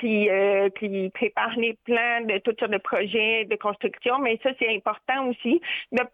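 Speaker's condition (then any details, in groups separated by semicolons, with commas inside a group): Deafness with cochlear implant; familial deafness; phone hard to understand, especially deep male voices, fast or quiet speakers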